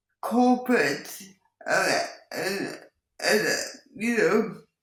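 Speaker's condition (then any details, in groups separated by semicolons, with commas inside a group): Cerebral palsy; involuntary movements, wheelchair user; speech audibly affected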